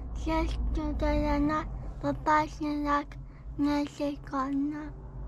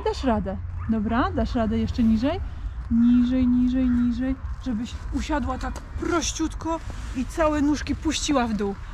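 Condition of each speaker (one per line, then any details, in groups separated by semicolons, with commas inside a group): Quadriplegic cerebral palsy; all four limbs; hippotherapy
No condition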